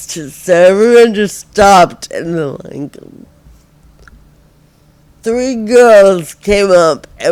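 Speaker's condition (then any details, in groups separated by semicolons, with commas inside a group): Friedreich ataxia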